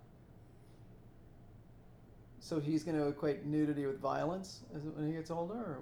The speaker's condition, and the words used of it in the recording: None; typical speech.